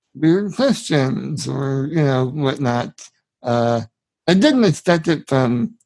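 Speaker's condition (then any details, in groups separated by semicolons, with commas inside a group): Spinal muscular atrophy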